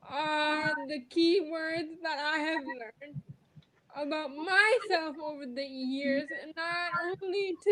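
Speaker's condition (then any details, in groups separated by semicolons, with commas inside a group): Quadriplegic cerebral palsy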